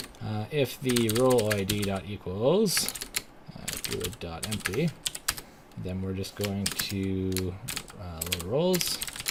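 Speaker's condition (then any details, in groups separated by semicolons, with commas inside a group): No condition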